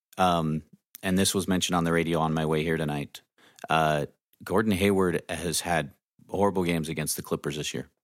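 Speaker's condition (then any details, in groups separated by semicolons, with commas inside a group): No condition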